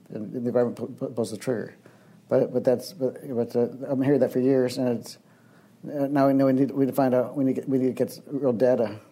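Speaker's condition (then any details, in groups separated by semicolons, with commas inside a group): Young onset Parkinson's disease; diagnosed at 23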